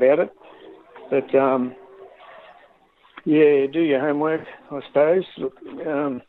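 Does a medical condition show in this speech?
Yes: Parkinson's disease.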